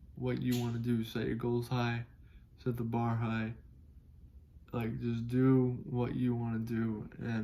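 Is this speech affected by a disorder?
Yes: cerebral palsy; able to speak.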